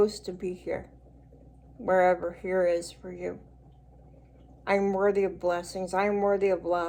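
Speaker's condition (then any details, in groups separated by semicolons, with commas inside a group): Cerebral palsy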